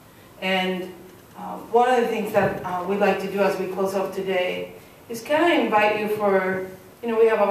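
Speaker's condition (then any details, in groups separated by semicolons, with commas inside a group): No condition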